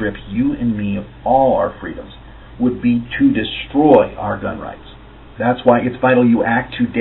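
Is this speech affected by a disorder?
No.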